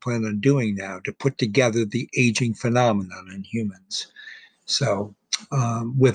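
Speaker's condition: No condition

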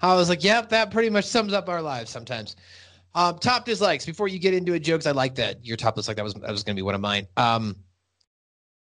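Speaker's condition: No condition

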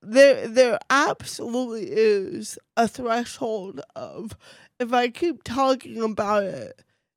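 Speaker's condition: Cerebral palsy, mild; voice affected

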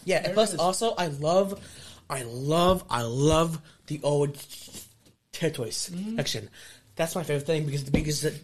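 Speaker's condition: Stutter; stutter since childhood, speech therapist in school; still has a stutter; no stuttering when performing in wrestling ring; repeated words, prolonged sounds

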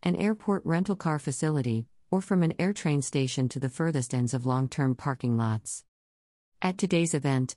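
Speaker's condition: No condition

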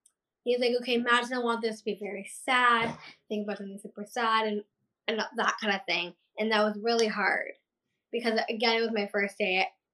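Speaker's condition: Down syndrome; past speech therapy

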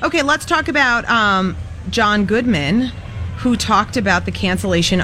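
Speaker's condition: No condition

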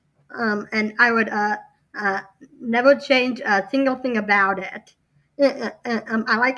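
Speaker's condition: Down syndrome

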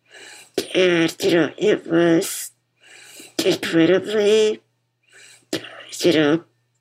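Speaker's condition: Muscular dystrophy; speech lost

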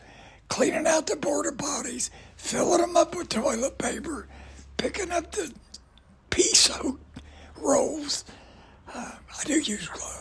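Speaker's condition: Voice damage from cancer; raspy voice

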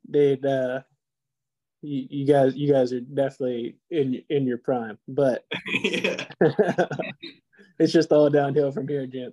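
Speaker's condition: Stuttering; stutters a lot, self-reported; repeated words, prolonged sounds

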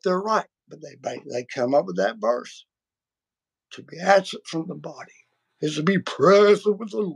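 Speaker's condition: Vocal cord surgery; including laser treatment

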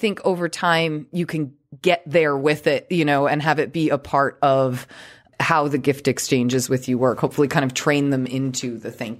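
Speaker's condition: No condition

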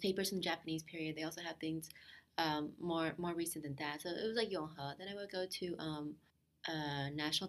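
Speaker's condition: No condition

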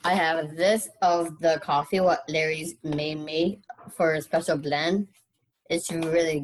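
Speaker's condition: Down syndrome; trisomy 21, heart surgery in childhood, eye surgery, other childhood surgeries, thyroid removed; age 22

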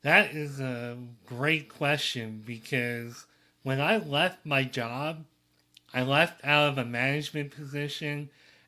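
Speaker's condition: Cleft lip and palate

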